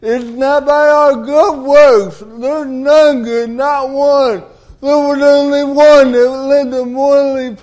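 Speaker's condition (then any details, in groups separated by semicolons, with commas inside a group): Cerebral palsy; Kennedy Krieger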